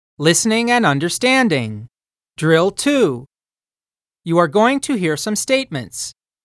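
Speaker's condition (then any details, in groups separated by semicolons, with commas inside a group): No condition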